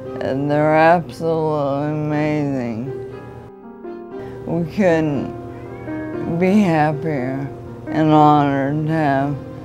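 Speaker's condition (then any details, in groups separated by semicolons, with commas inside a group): ALS; leg braces to stand, needs help with daily care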